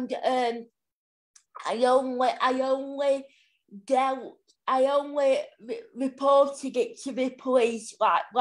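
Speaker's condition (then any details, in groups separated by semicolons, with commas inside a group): Cerebral palsy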